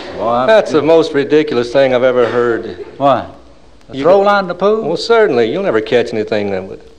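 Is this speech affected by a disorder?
No.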